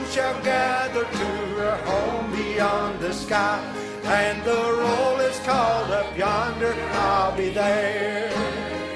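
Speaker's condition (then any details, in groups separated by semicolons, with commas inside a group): No condition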